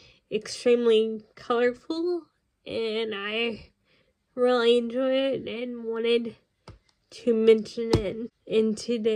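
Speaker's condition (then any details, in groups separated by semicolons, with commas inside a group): Cerebral palsy; congenital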